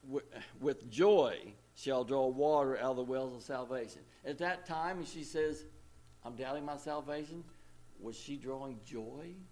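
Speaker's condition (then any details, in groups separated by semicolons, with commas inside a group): No condition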